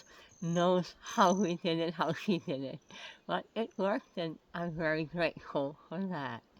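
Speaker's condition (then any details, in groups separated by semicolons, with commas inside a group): Oral cancer; tracheostomy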